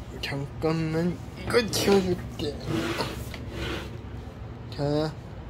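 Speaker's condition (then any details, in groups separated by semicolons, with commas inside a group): Cerebral palsy; brain lesion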